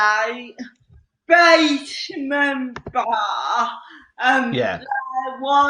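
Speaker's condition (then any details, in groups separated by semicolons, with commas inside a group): Cerebral palsy; slow speech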